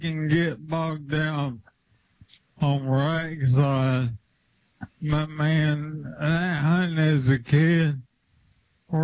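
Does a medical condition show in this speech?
Yes: ALS; limb onset, left hand weakness first, spread through left arm, slight right leg symptoms; progressive, diagnosed at Duke after exclusion testing, three neurologists, physical therapy.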